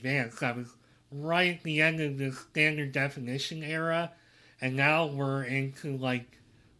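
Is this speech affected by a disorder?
Yes: cleft lip and palate.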